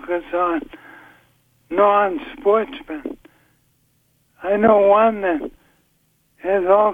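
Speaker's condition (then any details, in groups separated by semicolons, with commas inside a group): ALS; progressive weakness, wheelchair user; weaker hands and arms, uses Dragon speech-to-text software to write; voice getting softer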